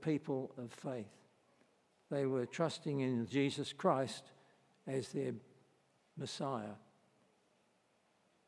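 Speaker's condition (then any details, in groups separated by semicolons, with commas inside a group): Parkinson's disease; unpredictable effects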